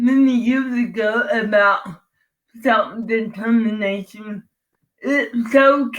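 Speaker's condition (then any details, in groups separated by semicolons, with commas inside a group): Cerebral palsy; from birth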